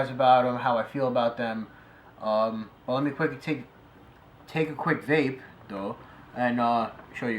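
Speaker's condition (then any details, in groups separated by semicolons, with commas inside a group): No condition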